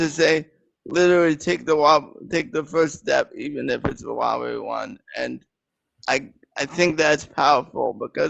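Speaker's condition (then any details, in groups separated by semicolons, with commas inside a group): Cerebral palsy; present from birth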